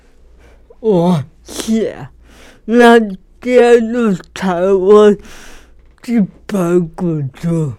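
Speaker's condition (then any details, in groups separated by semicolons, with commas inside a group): Cerebral palsy; severe disability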